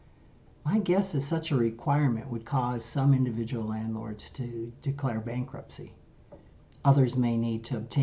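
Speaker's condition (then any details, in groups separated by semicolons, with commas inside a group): No condition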